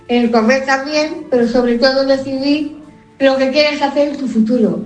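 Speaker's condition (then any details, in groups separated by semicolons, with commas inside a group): Down syndrome; adult woman; expresses message clearly per host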